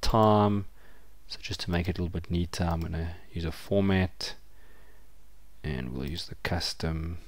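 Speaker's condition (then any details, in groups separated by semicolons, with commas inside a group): No condition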